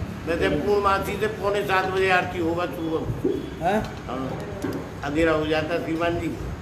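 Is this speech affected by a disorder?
No.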